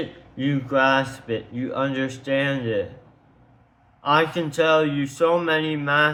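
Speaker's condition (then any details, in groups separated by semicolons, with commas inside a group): Tongue cancer surgery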